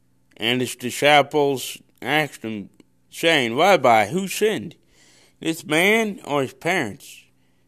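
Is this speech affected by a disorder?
Yes: cerebral palsy; born with condition.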